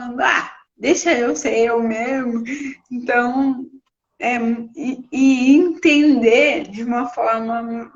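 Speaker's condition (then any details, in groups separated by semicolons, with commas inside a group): Cerebral palsy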